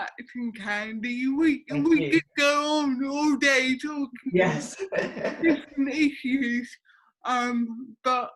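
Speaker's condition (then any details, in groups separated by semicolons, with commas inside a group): Cerebral palsy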